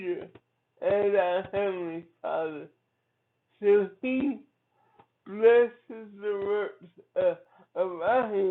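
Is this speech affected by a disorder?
Yes: cerebral palsy; from birth.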